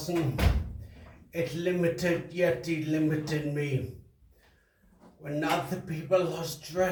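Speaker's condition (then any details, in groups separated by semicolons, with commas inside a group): Traumatic brain injury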